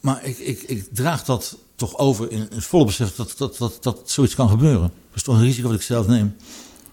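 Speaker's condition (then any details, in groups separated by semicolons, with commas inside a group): Parkinson's disease; becomes choked up discussing topic, attributed partly to Parkinson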